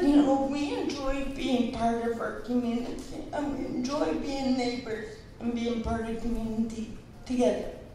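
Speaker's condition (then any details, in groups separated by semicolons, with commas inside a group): Cerebral palsy; present since childhood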